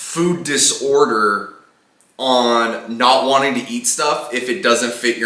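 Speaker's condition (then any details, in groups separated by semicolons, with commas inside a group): No condition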